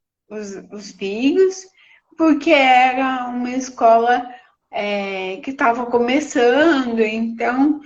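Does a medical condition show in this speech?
Yes: cerebral palsy.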